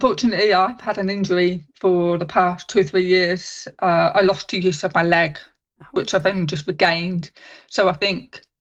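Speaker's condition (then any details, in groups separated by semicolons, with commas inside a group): Deafness; cannot really understand speech sounds without hearing aids, learning level 3 sign language; following interview via live captions on Teams plus live transcription app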